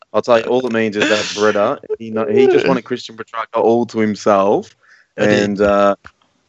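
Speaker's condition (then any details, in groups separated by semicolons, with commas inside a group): No condition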